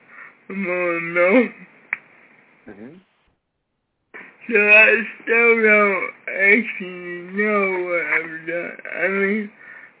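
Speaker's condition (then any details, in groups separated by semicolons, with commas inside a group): Cerebral palsy, severe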